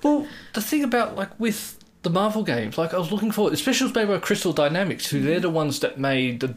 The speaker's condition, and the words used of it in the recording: No condition.